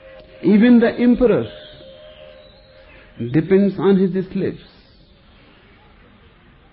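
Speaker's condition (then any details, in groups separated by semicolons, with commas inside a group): No condition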